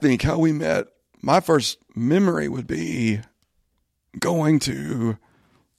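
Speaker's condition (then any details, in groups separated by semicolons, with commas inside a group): Spasmodic dysphonia; voice issue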